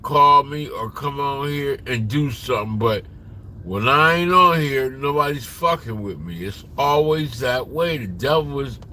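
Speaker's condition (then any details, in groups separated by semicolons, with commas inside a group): Slurred speech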